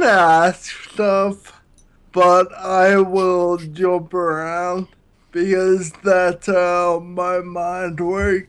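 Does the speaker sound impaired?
Yes: Friedreich's ataxia; degenerative neurological disease, diagnosed around age 16, affects balance, coordination and heart, no cure or treatments; affects speech, sounds drunk all the time.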